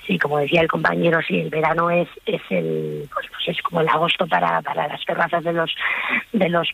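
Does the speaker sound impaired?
Yes: vocal fold nodules, bilateral nodules; two vocal fold nodules, forbidden to sing yet keeps performing, voice also used in corporate training; voice broken after five shows friday to sunday, 22 shows this month, uses propolis-licorice remedy, lozenges; raspy voice, apologizes for voice, voice breaks under strain, falls back on Bonnie Tyler, Joaquín Sabina songs.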